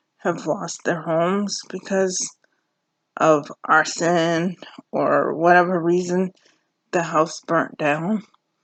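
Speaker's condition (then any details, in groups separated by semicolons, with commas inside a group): Cerebral palsy; occasional word trouble from short-term memory loss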